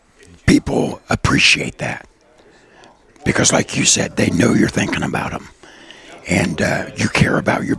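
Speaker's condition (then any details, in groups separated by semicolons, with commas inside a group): Throat cancer survivor; cancer beaten; raspy voice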